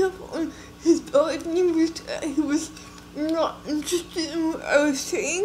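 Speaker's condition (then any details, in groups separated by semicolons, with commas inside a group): Cerebral palsy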